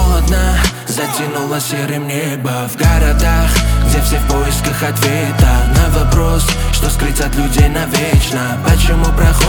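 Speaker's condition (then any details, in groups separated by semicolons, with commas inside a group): No condition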